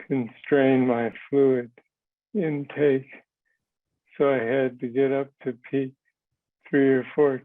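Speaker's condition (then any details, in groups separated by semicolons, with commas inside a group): Parkinson's; tremor, deep brain stimulation implant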